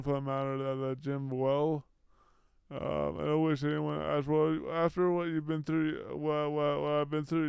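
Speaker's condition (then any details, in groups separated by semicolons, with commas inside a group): Brain injury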